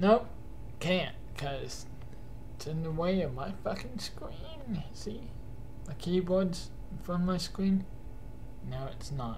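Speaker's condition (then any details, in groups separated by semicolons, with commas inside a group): Cerebral palsy; cannot stand beyond 10 minutes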